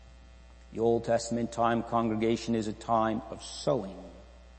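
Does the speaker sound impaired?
No.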